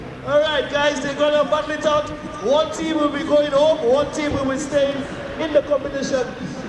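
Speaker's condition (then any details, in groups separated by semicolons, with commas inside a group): No condition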